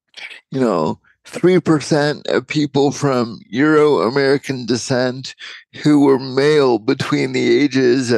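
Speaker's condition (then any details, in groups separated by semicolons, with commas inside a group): Cerebral palsy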